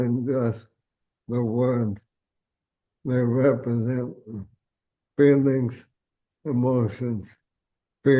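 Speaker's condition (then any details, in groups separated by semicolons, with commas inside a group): ALS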